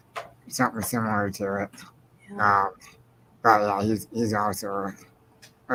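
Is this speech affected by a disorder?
Yes: spinal muscular atrophy.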